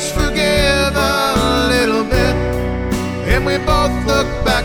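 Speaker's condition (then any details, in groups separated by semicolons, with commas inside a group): No condition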